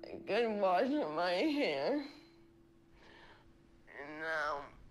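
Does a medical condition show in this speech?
Yes: ALS; over two years since onset, experimental treatments.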